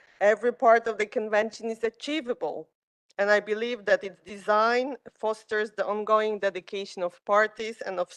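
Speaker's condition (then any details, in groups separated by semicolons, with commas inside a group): No condition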